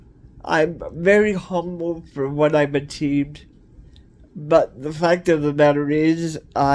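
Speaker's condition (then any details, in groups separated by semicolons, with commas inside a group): Cerebral palsy; cerebral palsy, wheelchair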